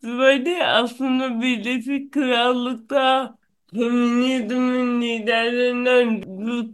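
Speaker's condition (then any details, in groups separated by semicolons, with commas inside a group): Cerebral palsy; onset at birth from birth complications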